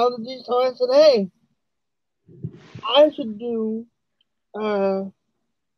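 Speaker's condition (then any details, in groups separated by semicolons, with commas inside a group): Cerebral palsy; slow speech, hard to use speech-to-text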